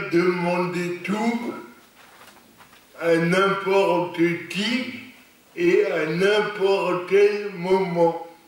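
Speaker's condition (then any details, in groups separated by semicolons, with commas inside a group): Cerebral palsy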